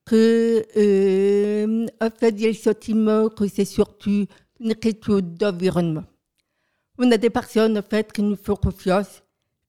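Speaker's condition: Profound deafness from birth

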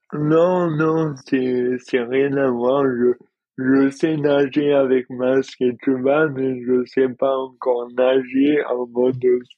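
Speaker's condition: Dystonia; rare neurological dystonia, involuntary muscle contractions, onset in childhood, daily physical effort, heavier for past 5 years; receives injections, more pain before injection, improved balance, no longer falls

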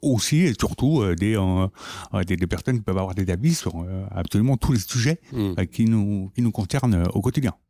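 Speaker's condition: Profound deafness from birth, congenital

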